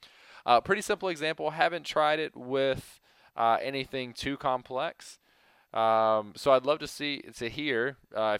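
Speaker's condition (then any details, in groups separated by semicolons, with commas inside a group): No condition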